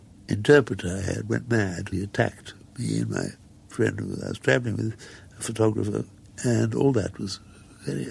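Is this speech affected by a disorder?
Yes: muscular dystrophy; gradually able to do less.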